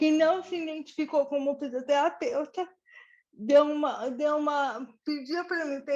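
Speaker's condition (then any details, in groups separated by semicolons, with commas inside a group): Cerebral palsy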